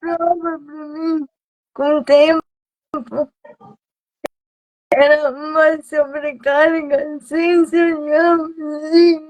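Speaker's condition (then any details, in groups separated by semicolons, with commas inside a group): Cerebral palsy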